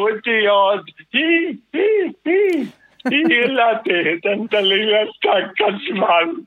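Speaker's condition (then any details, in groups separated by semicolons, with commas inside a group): Cerebral palsy; sudden involuntary jerks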